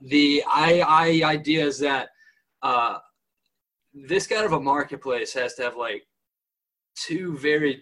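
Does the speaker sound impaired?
Yes: stutter; much more severe in the past; milder than before, noticeable in conversation; used to be much worse; here repeated sounds, prolonged sounds.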